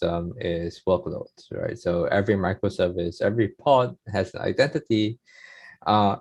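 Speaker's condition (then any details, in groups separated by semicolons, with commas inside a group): No condition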